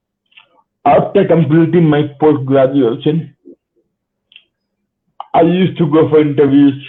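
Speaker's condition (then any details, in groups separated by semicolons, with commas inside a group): Cerebral palsy, spastic; slow speech, formerly very impaired, 10-15 years to master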